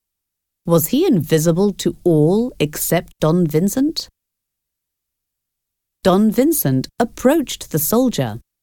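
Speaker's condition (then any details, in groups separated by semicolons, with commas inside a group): No condition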